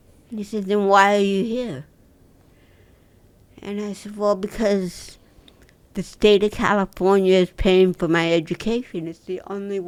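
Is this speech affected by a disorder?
Yes: cerebral palsy.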